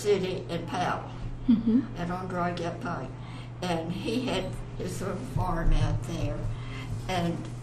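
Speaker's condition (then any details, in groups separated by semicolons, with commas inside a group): Parkinson's; onset many years earlier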